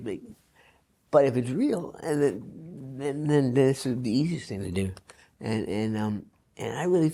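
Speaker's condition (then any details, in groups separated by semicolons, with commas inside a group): Parkinson's disease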